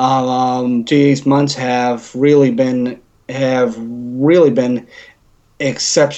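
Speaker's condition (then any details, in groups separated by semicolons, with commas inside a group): Stuttering; covert stuttering, hidden for years, struggled with speech since early years; went back to speech therapy as adult, now open about stuttering, National Stuttering Association member since 2006; stuttered badly when nervous or anxious, sometimes only mild, avoided speaking roles, chose behind-camera work; repeated sounds, prolonged sounds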